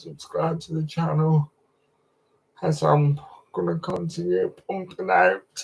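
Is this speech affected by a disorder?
Yes: cerebral palsy; full wheelchair use.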